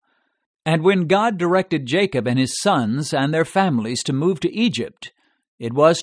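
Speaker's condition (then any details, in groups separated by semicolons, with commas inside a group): No condition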